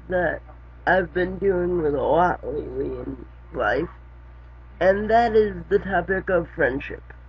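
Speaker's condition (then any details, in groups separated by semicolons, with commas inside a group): Cerebral palsy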